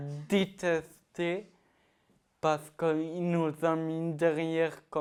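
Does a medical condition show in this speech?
Yes: ataxia-telangiectasia; ataxia-telangiectasia, genetic, affects muscles; age 20, onset infancy, no walking or writing, wheelchair; trouble eating and drinking alone, drooled as infant.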